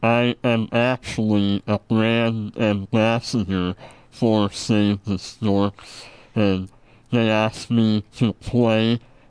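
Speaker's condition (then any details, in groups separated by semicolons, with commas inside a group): Treacher Collins syndrome; about 30 surgeries reconstructing whole facial skeleton, bone conduction hearing aids, hears through bones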